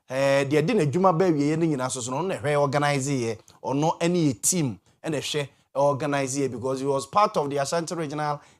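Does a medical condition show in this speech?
No.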